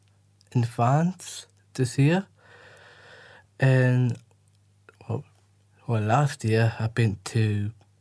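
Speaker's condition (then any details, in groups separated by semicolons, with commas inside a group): Down syndrome; speech not always clear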